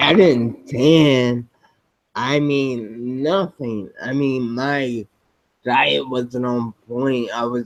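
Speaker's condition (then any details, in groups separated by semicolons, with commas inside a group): Spinocerebellar ataxia type 7, SCA7; progressive degenerative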